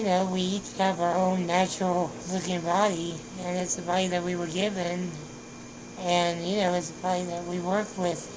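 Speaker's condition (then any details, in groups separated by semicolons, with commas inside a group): Spinal muscular atrophy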